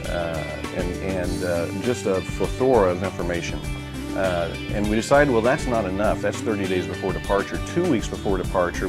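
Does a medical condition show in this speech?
No.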